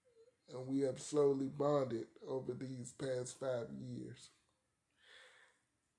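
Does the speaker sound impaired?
Yes: cerebral palsy; arthritis.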